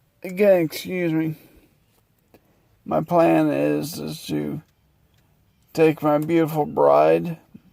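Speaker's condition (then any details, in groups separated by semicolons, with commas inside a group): Multiple sclerosis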